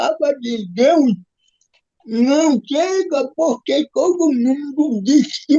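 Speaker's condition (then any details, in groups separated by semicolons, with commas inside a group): Cerebral palsy; physical disability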